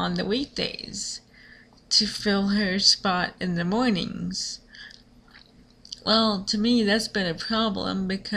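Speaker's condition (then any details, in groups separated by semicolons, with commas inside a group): Cerebral palsy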